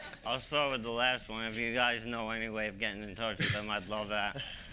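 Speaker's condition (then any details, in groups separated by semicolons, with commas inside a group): ALS; arms too weak to use, young-adult onset; two years since diagnosis, slow progression, still walking, therapy; voice slightly weaker, swallowing slightly harder, large pills hard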